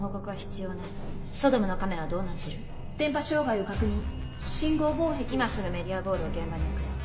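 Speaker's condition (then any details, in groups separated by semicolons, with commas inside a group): No condition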